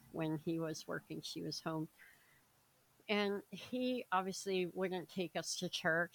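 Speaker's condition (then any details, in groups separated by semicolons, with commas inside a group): Cleft palate, severe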